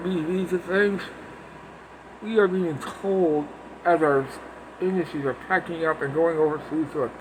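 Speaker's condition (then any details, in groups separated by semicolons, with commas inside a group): Parkinson's; speech impediment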